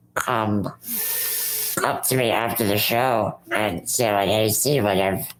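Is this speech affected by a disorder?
Yes: rare muscular dystrophy.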